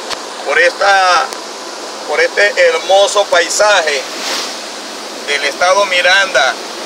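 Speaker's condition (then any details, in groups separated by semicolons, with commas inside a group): No condition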